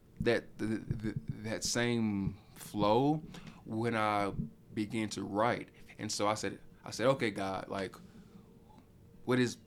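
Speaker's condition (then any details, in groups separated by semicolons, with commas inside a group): Stuttering; only stutterer on either mother's or father's side of family; still stutters; stutters when talking, speech problem audible, cannot be hidden when speaking; repeated sounds, repeated words, blocks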